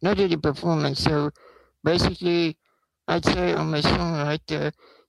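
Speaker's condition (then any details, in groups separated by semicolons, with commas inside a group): Spinal muscular atrophy; takes much longer to take effect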